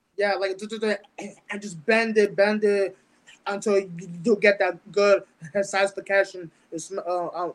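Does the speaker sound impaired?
Yes: stuttering; mild stutter since about age 10, born with intellectual learning disability, on autism spectrum; certain words don't come out, avoids talking at length on stage; here repeated sounds, repeated words, blocks.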